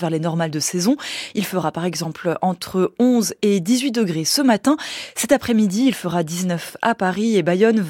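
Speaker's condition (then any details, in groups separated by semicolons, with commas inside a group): No condition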